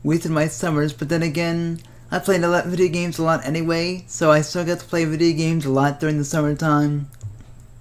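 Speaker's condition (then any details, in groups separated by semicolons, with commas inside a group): Cerebral palsy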